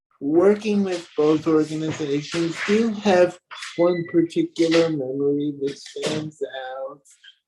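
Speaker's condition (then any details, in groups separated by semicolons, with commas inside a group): Cerebral palsy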